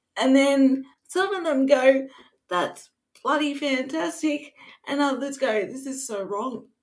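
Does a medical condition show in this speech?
Yes: cerebral palsy; wheelchair user, needs support worker, none available pre-NDIS; speech higher on bad days, people on cam often think drunk at first.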